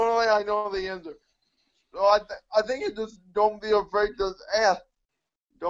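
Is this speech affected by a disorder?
Yes: cerebral palsy; mixed quadriplegia.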